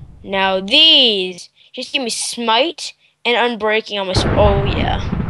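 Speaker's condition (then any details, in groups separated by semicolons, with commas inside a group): No condition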